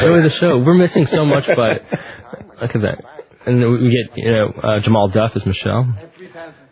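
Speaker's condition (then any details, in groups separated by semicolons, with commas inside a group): No condition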